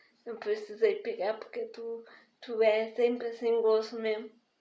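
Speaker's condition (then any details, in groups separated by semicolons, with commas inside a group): Spastic diplegic cerebral palsy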